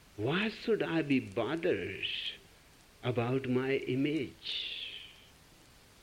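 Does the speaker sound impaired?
No.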